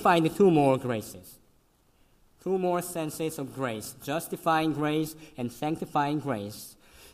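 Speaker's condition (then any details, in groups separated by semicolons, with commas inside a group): Cleft lip and palate; congenital, severe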